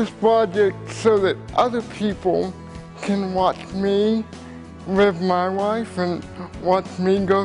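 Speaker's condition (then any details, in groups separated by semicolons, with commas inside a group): Cerebral palsy; paraplegic, uses wheelchair; changes affecting motor skills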